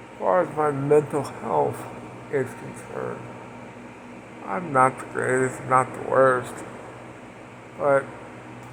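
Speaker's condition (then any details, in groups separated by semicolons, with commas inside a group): Parkinson's; speech impediment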